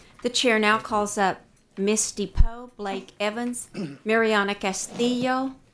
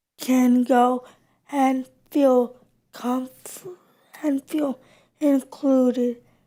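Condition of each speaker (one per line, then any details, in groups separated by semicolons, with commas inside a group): No condition
Cerebral palsy; uses power wheelchair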